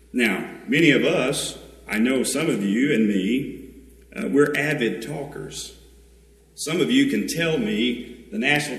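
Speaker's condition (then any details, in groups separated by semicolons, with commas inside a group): No condition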